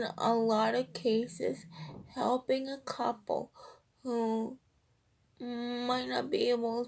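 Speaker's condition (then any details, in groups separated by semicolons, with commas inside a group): Cerebral palsy, triplegia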